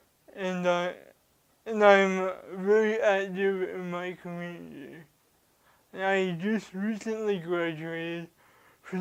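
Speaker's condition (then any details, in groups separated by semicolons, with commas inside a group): Cerebral palsy; dysphagia since birth, feeding tube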